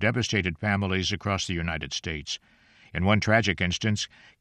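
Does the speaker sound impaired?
No.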